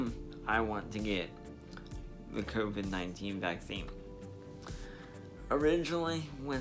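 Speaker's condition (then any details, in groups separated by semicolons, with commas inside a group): Spastic diplegia cerebral palsy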